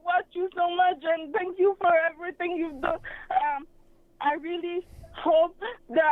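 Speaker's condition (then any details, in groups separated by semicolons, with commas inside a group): Cerebral palsy; sometimes hard to talk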